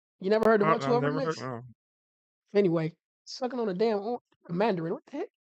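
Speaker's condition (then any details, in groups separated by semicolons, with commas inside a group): No condition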